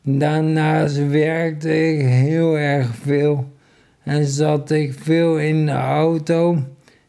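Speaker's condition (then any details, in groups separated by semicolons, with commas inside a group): ALS; feels speech, swallowing and breathlessness improved on medication, speaks better than eighteen months ago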